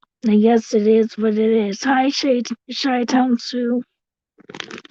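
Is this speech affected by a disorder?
Yes: cerebral palsy; visible disability.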